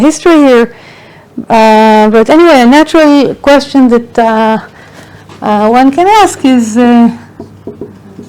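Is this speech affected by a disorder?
No.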